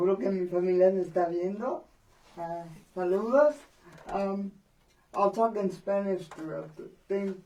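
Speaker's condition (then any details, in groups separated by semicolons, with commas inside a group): Cerebral palsy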